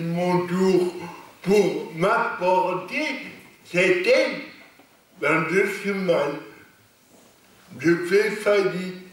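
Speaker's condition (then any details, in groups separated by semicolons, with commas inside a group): Cerebral palsy; lifelong, non-progressive; stable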